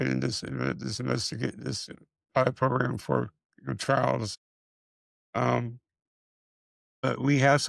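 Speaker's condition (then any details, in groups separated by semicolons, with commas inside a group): Multiple system atrophy; central hypoventilation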